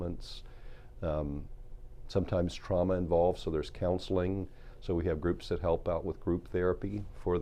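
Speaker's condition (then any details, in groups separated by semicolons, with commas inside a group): No condition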